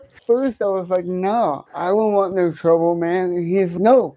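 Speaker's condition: Cerebral palsy, hemiplegia

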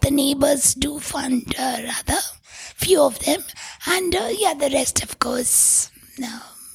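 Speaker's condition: Tracheostomy, vocal cords permanently constricted from smoke inhalation; Carlton Towers fire Bangalore, 12 years ago, multiple failed surgeries; must block tube hole with finger to be audible, former voice lost, voice called unforgettable

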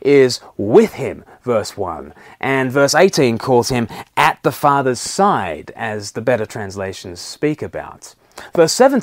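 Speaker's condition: No condition

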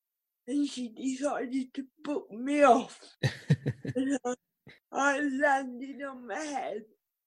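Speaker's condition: Cerebral palsy; physio

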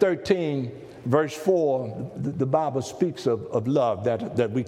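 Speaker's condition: No condition

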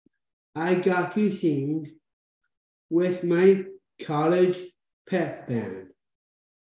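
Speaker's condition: Down syndrome

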